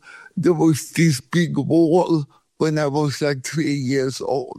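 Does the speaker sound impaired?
Yes: cerebral palsy; muscle cramps and pain from shaking, cramp free after 5 days in Thailand, pain back within 3 days in Sweden.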